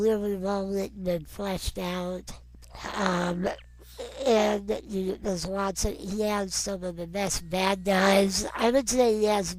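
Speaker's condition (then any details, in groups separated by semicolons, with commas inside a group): Non-progressive muscular dystrophy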